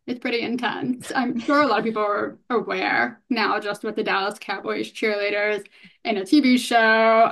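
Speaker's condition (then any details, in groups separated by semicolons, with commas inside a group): Hearing loss, bilateral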